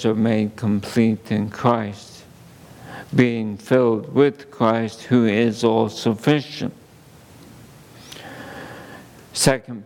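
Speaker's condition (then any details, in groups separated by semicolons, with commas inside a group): ALS; under neurologist care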